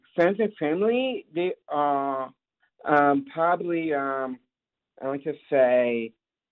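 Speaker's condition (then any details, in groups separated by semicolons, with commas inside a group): Down syndrome; describes self as very capable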